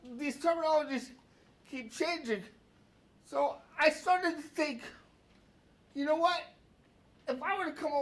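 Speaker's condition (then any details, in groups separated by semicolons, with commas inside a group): Cerebral palsy; brain cell damage at birth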